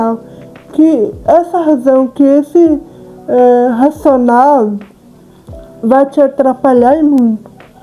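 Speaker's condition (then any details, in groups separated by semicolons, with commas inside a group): Cerebral palsy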